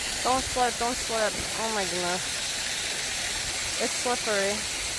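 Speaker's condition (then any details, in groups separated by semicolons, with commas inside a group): No condition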